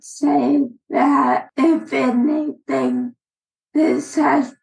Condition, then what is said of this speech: Aphasia. I will go ahead and say, just because I talk poorly does not mean my intellect is any less than, which is not a standard thing to think about